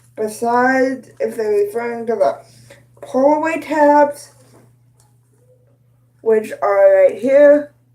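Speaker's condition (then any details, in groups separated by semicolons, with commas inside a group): Cerebral palsy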